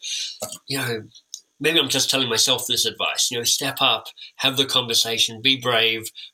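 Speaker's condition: Cleft lip and palate; orthodontic treatment

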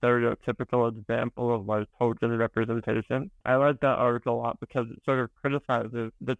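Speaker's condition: Spinal muscular atrophy

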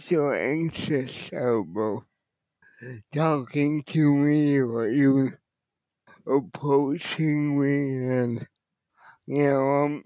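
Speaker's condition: Cerebral palsy; wheelchair user

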